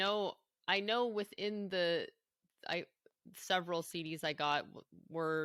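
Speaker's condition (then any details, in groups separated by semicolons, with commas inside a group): No condition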